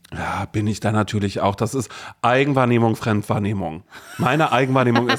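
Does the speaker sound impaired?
No.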